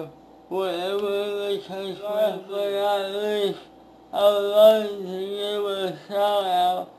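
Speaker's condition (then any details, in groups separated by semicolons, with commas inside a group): Speech impairment after birth surgery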